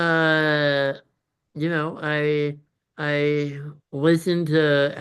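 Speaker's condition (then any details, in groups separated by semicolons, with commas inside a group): Congenital muscular dystrophy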